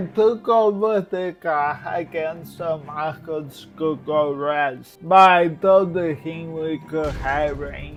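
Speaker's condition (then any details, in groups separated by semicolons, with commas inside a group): Cerebral palsy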